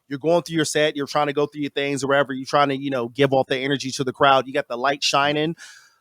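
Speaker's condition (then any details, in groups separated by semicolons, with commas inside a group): No condition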